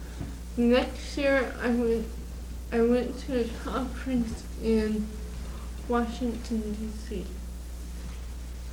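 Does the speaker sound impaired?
Yes: cerebral palsy; air blocked after birth, revived, weak loose muscles, foot drop, trips and falls, slow rising; slurred, unintelligible when excited.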